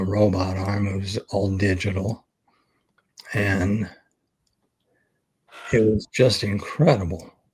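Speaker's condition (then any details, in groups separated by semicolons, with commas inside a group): ALS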